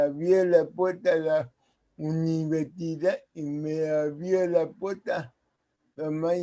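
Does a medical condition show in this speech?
Yes: cerebral palsy.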